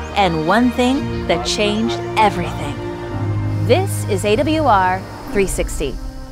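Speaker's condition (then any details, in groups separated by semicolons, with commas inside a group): No condition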